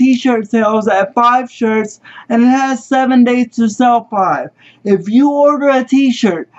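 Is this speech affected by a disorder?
Yes: cerebral palsy.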